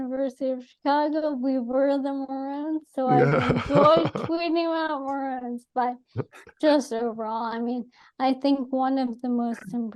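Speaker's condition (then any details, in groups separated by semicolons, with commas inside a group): ALS; atypical case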